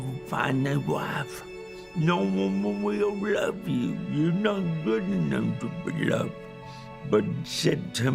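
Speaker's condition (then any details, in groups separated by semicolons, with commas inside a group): Cerebral palsy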